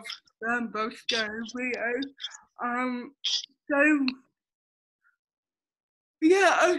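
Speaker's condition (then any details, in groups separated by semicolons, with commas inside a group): Cerebral palsy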